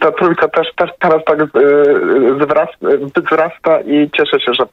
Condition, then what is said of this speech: Stuttering. Ja mam problem trochę i mogę jeszcze niedługo zacząć jąkać, ponieważ mam taki problem z jąkaniem.